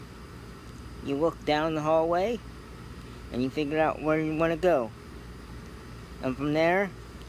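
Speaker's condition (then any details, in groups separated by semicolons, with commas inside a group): Cerebral palsy; scoliosis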